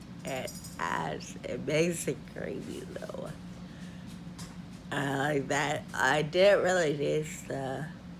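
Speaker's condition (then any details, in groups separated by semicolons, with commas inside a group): Friedreich ataxia, severe; some control of all limbs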